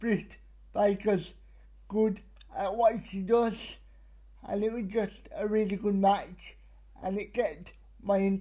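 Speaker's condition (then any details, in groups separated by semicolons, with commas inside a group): Cerebral palsy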